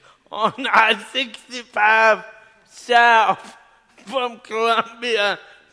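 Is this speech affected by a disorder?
Yes: cerebral palsy; arm paralysis with muscle contraction, uses left hand only.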